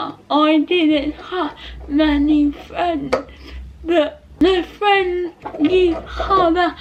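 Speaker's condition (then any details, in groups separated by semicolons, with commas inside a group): Cerebral palsy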